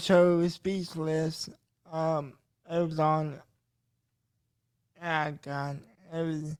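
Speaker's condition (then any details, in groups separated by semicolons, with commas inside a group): Cerebral palsy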